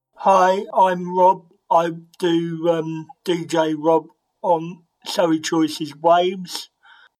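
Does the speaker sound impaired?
Yes: cerebral palsy; present from birth, oxygen problem to brain at birth, one side of brain not functioning.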